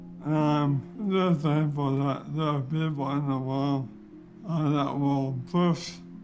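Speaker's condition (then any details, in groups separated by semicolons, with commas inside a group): ALS; speech often unintelligible, chewing and swallowing trouble, original voice lost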